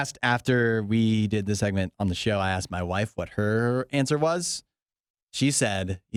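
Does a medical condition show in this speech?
No.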